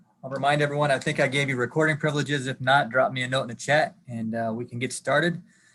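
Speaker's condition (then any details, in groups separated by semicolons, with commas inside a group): No condition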